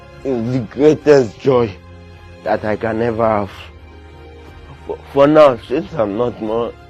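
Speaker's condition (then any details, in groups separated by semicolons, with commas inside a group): Cerebral palsy; limits movement and coordination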